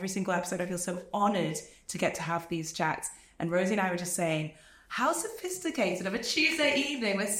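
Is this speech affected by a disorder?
No.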